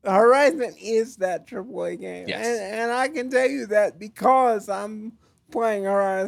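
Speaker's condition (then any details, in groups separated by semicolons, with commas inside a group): Cerebral palsy; chronic pain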